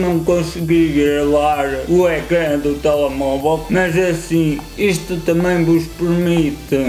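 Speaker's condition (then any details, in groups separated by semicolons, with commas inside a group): Cerebral palsy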